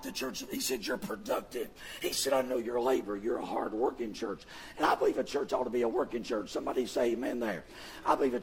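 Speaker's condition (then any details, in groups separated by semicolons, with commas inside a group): Vocal fold paralysis, bilateral; speaks with false vocal folds; both vocal cords paralyzed, do not come together, move or vibrate, false folds compensate for voicing; voice partly regained since loss about 9 years ago, false-fold voicing on camera exam, Baptist Hospital; voice worse than before, Kermit-the-Frog-like, irritating, pushes much air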